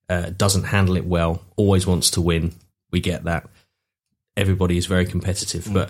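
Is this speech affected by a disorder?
No.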